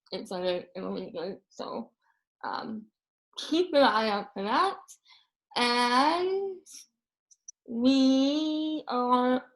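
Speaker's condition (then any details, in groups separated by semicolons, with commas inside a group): Moebius syndrome; paralyzed tongue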